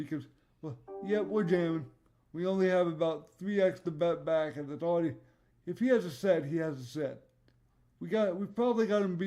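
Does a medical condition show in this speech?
Yes: cerebral palsy; voice tone sometimes odd.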